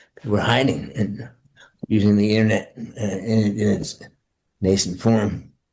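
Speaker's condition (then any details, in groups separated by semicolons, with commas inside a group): Parkinson's disease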